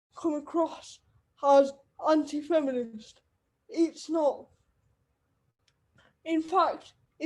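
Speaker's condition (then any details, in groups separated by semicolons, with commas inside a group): Cerebral palsy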